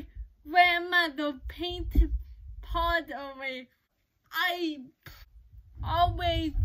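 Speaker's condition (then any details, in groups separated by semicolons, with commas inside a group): Cerebral palsy; uses crutches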